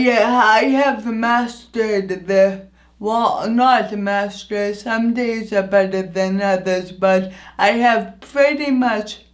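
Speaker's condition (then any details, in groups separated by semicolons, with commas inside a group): Anoxic brain injury; injury affects voice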